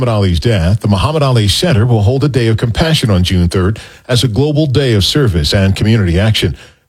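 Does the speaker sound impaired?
No.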